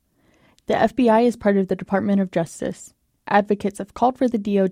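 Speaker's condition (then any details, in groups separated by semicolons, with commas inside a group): No condition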